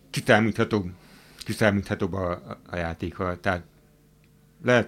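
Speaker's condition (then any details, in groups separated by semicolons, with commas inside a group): Hearing impairment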